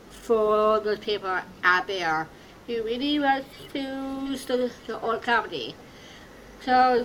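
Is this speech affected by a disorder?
Yes: Down syndrome; congenital.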